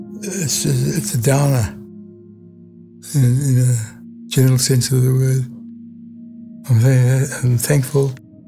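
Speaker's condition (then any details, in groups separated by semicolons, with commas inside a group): Parkinson's disease; degenerative, affects motor and cognitive functions; slowness, stiffness walking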